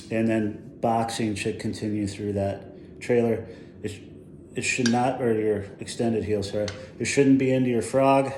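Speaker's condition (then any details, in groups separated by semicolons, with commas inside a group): No condition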